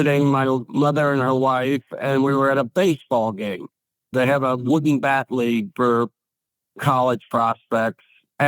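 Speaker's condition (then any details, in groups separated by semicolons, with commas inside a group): ALS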